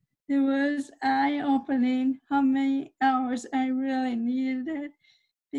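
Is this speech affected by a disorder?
Yes: cerebral palsy.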